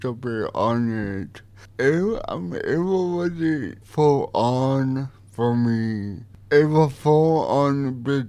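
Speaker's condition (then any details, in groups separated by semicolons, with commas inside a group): Cerebral palsy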